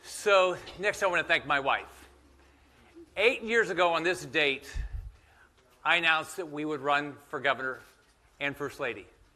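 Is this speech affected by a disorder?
No.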